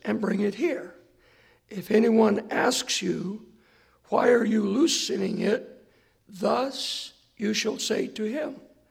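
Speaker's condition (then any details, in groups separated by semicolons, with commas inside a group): Hoarseness after vocal cord surgery; hoarse voice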